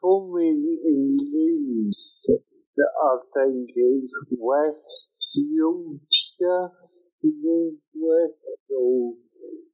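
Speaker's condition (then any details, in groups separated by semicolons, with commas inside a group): Cerebral palsy; caused by lack of oxygen to the brain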